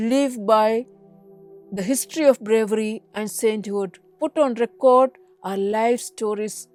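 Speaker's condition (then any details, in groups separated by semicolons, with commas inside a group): No condition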